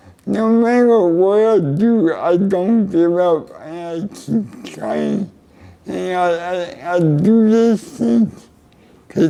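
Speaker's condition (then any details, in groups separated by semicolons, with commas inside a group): Cerebral palsy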